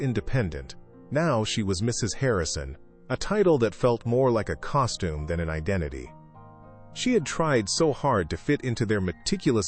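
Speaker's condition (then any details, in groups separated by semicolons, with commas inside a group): No condition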